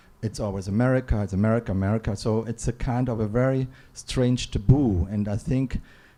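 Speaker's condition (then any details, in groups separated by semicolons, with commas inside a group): No condition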